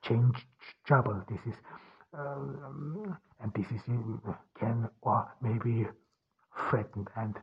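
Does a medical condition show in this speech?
Yes: stuttering; cause unknown, only one in family who stutters, german mother tongue, born in austria; seen as an obstacle to recording audiobooks; here prolonged sounds, blocks.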